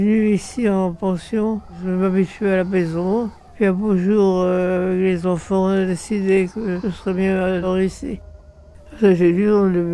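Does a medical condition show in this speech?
Yes: Parkinson's disease; legs affected, partly paralysed; aged 93, uses wheelchair.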